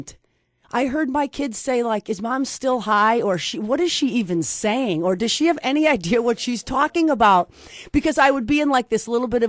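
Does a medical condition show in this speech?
No.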